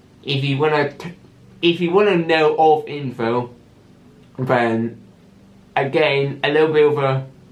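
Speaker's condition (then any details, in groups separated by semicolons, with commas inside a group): Cerebral palsy with stammer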